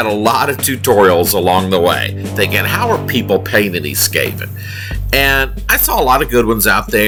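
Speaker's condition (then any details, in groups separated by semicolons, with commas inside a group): No condition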